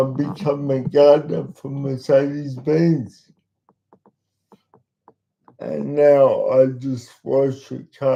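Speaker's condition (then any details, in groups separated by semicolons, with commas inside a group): Cerebral palsy; talks slowly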